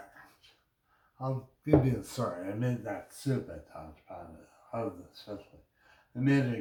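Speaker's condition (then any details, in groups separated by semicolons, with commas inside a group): Brain injury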